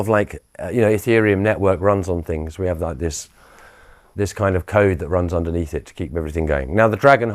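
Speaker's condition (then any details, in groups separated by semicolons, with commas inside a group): No condition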